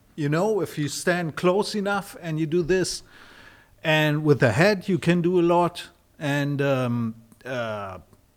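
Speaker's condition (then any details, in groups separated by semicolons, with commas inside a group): No condition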